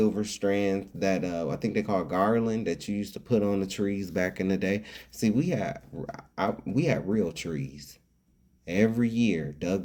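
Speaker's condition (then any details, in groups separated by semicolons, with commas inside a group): No condition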